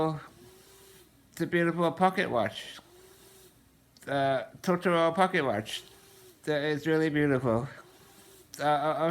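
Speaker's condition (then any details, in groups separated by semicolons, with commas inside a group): Muscular dystrophy, Duchenne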